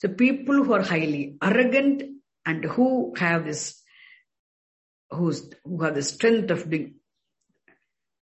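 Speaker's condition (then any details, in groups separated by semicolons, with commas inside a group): No condition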